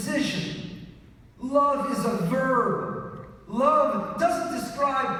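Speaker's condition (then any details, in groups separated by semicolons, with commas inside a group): No condition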